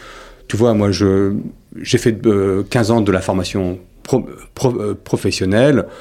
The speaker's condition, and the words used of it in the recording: Stuttering. Aujourd'hui, j'accepte de dire que je suis une personne qui bégaye, parce que je me sens toujours personne bègue, hein.